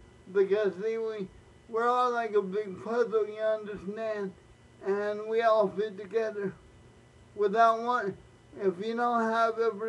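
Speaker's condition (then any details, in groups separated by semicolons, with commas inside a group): Cerebral palsy, spastic, mild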